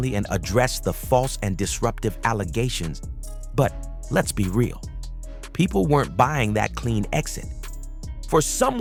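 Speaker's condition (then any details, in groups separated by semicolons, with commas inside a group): No condition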